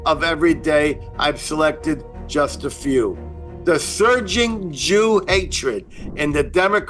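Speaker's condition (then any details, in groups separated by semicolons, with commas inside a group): No condition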